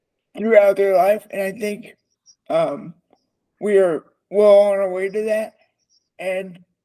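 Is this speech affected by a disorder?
Yes: cerebral palsy; since childhood.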